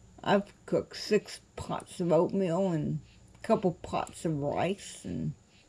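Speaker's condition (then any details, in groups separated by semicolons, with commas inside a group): Cerebral palsy; cannot walk, crawls to get around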